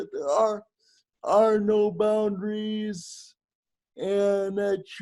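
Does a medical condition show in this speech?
Yes: cerebral palsy.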